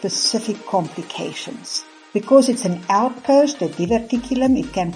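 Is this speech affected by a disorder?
No.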